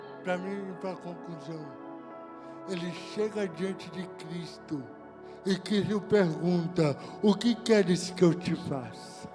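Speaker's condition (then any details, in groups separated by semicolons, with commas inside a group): Cerebral palsy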